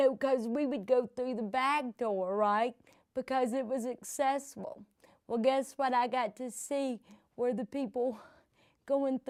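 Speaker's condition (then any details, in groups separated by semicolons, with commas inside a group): Cerebral palsy; present from birth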